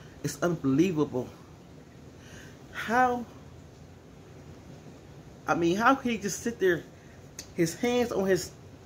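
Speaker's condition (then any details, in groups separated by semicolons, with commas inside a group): No condition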